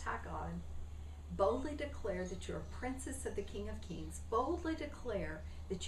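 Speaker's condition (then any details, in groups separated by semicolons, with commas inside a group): No condition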